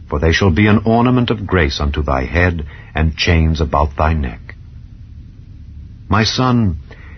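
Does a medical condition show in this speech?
No.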